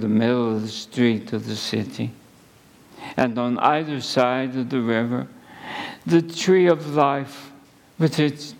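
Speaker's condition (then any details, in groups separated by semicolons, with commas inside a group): ALS; at least a couple of months since diagnosis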